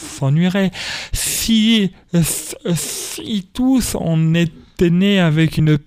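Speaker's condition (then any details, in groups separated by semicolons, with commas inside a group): Stuttering; stuttering since early childhood at school, speech therapy helped; repeated sounds, prolonged sounds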